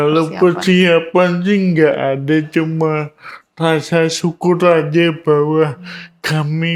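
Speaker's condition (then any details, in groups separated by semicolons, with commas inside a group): Cerebral palsy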